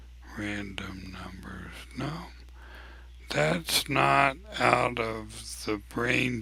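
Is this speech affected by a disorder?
Yes: ALS; abnormally slow voice.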